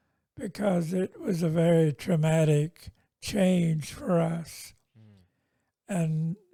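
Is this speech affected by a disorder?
Yes: multiple sclerosis.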